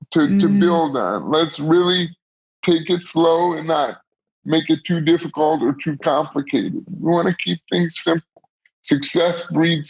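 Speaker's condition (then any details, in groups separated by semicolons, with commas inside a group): Cerebral palsy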